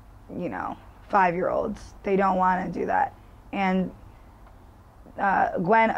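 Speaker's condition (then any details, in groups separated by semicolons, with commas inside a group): No condition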